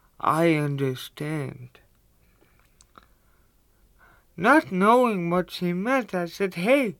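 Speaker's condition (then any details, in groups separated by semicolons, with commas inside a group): Cerebral palsy; limited coordination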